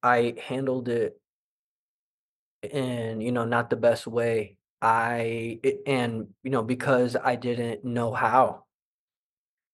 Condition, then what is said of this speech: Stuttering. And, you know, also, you know, there are times where, you know, like I feel like I need to hide my stutter, like if it's with friends and family.